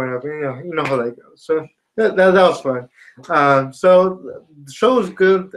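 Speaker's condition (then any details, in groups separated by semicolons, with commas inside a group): Spastic quadriplegia cerebral palsy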